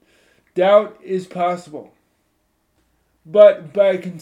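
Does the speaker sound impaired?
Yes: cerebral palsy; walks with crutches.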